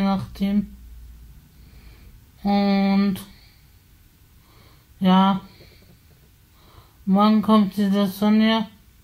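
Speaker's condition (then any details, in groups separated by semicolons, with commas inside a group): Spasticity from birth; multiple sclerosis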